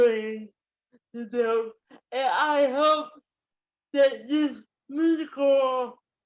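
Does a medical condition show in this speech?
Yes: cerebral palsy.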